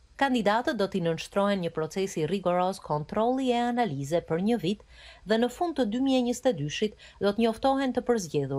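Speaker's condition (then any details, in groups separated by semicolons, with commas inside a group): No condition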